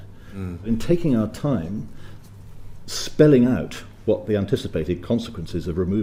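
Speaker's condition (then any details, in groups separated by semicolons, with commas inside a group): No condition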